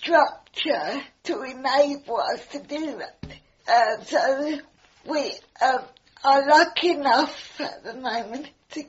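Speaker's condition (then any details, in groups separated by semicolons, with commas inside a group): Cerebral palsy, affects all four limbs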